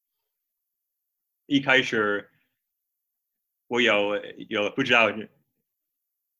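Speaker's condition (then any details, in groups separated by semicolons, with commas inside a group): Stuttering; childhood stutter, fluency shaping in primary and middle school, stopped in high school, later avoidance reduction therapy; aims to stutter openly with forward-moving speech, no hard blocks or techniques to hide stutter; repeated sounds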